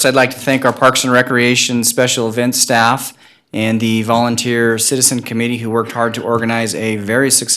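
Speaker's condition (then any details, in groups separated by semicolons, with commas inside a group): No condition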